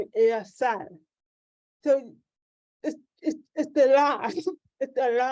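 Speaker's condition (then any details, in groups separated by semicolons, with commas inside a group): Cerebral palsy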